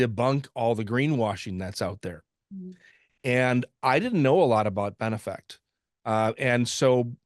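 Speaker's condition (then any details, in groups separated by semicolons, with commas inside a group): No condition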